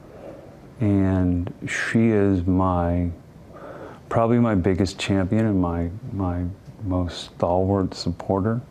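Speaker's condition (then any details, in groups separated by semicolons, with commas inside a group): ALS; diagnosed under a year before death, one functioning arm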